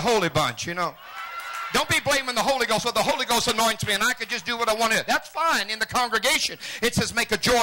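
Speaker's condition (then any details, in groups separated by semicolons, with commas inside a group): No condition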